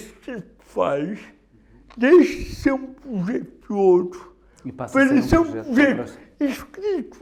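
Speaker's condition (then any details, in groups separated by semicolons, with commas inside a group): Cerebral palsy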